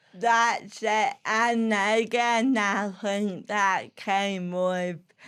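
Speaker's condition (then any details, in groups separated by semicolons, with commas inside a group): Cerebral palsy; slow speech, sounds disabled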